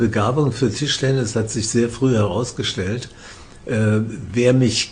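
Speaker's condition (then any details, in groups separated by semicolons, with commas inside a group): Parkinson's disease; first diagnosed by a psychiatrist, treated by professor Jens Volkmann in Würzburg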